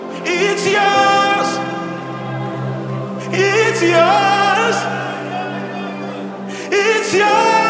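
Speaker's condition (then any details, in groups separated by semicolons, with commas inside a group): No condition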